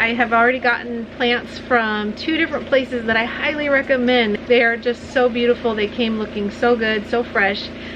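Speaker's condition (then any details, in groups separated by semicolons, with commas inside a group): No condition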